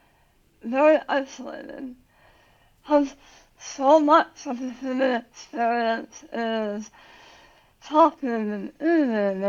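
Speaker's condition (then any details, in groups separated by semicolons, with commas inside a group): Tongue cancer surgery; most of tongue removed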